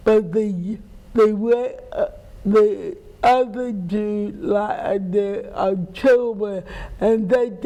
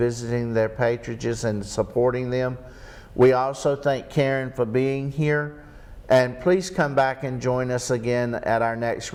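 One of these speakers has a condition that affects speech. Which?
The first: cerebral palsy; affects walking and gait; described as mild; speech impairment.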